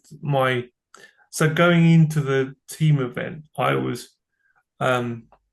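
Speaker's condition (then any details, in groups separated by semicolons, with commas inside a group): Cerebral palsy; from birth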